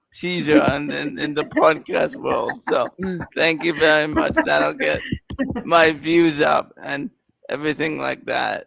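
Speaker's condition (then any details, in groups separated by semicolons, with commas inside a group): Cerebral palsy; present from birth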